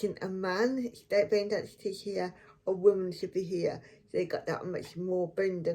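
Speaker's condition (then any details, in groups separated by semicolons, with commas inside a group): Cerebral palsy; affects one foot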